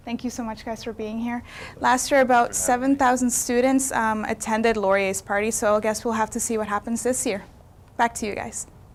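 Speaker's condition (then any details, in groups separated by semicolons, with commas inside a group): No condition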